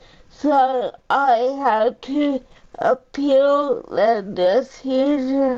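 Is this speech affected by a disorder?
Yes: cerebral palsy; uses a power chair.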